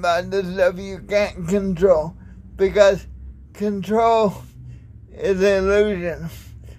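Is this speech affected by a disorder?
Yes: cerebral palsy.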